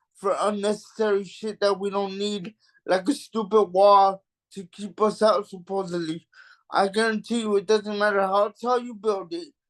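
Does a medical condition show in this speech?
Yes: cerebral palsy; mild.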